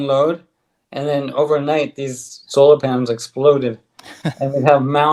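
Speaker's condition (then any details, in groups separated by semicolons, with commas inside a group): ALS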